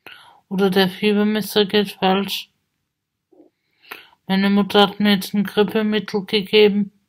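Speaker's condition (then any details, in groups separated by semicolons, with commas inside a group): Spasticity from birth; multiple sclerosis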